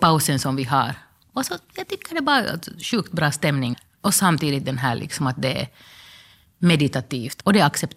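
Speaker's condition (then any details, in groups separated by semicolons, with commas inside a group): No condition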